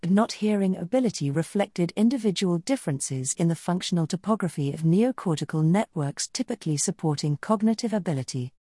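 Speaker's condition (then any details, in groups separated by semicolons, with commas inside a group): No condition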